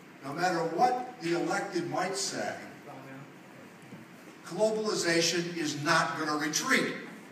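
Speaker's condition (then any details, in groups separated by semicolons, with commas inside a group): No condition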